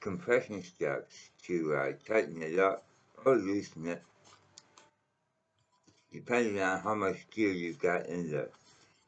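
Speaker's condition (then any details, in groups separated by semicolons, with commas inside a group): Mouth cancer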